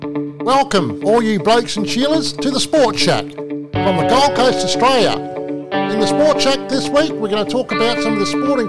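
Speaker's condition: No condition

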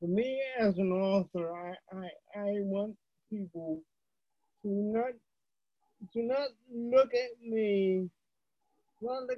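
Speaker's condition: Cerebral palsy; voice erratic, pitch goes high and low, dictation software can't understand

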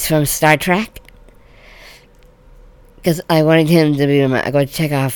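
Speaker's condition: Down syndrome

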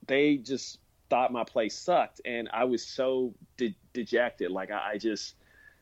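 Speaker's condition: Stutter; reports having overcome stutter and fear of it, gave TEDx talk on it; still describes self as someone who has a stutter; past struggles speaking in front of audiences, laughed at, practiced speech repeatedly before Glide church talk; repeated sounds

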